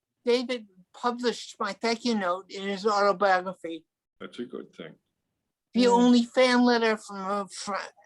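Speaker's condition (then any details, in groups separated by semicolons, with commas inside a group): Cerebral palsy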